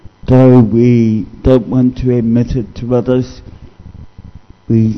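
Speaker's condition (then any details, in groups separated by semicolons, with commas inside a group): Cerebral palsy; discovered at age 2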